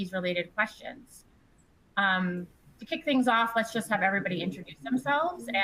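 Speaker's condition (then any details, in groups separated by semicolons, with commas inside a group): No condition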